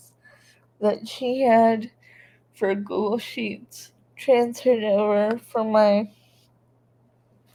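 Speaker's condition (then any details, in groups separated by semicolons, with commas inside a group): Cerebral palsy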